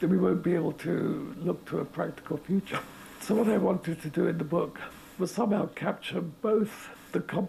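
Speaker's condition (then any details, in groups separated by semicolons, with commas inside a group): Motor neurone disease; late stage, 18 months since onset, completely immobile, lying in bed in New York, breathing aid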